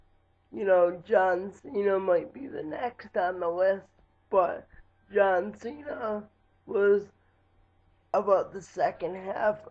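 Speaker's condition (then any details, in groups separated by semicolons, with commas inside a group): Cerebral palsy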